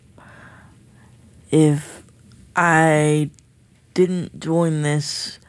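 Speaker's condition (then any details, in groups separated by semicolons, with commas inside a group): Cerebral palsy; needs Hoyer lift to get out of bed, daily medication, 24/7 care; in motorized wheelchair, came to studio by TriMet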